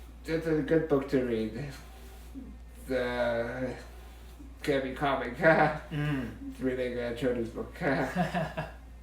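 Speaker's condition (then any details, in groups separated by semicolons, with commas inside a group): Muscular dystrophy, Duchenne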